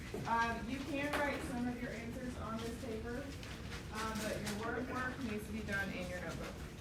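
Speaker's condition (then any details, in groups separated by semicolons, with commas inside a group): No condition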